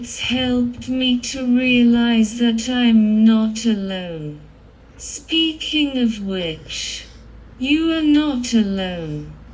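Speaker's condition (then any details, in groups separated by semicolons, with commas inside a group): Cerebral palsy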